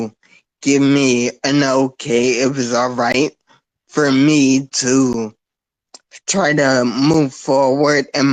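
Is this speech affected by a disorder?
Yes: spinocerebellar ataxia.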